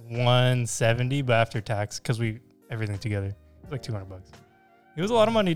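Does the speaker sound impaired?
No.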